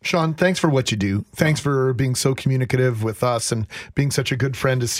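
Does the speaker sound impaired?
No.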